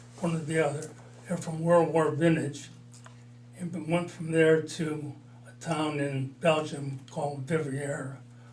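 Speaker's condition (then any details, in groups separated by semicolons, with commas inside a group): Parkinson's disease; mild, about four years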